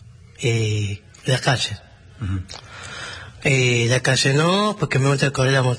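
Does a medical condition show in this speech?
Yes: Down syndrome; trisomy 21, three copies of chromosome 21 in all body cells.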